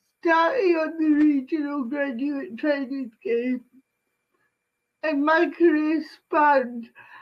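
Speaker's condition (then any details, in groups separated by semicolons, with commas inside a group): Cerebral palsy; speech impediment, speaks slowly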